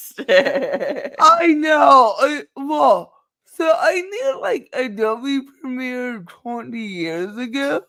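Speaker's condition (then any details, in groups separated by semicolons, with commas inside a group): Cerebral palsy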